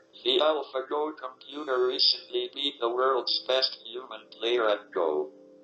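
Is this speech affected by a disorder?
Yes: ALS, through a speech-generating device.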